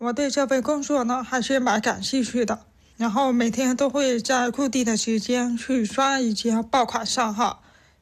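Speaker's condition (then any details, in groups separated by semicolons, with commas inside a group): Hearing impairment; hearing loss acquired in childhood, caused by accident, completed rehabilitation training with parents' support; past rehab word drills, parents speaking from behind, repeating words hundreds of times daily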